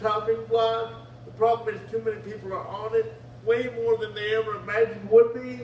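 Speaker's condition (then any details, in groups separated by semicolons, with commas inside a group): Cerebral palsy; wheelchair user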